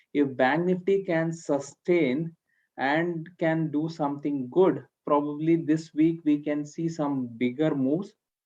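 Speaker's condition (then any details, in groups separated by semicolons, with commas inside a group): No condition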